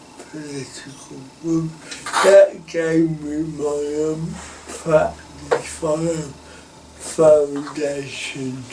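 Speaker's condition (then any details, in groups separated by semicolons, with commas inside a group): Cerebral palsy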